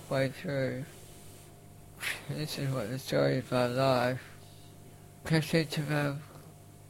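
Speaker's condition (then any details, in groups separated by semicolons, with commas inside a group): Facioscapulohumeral muscular dystrophy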